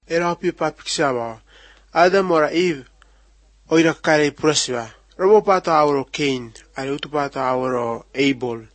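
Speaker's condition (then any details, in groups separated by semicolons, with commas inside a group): No condition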